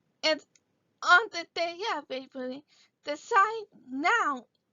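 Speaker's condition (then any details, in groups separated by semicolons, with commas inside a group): Cerebral palsy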